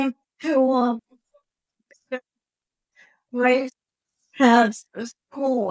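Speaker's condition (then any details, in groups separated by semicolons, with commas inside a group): Cerebral palsy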